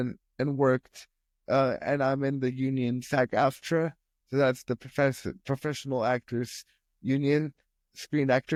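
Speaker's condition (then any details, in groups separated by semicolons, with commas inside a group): Spastic quadriplegic cerebral palsy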